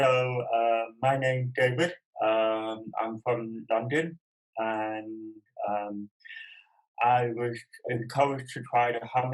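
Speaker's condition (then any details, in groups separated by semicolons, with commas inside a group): Cerebral palsy; from birth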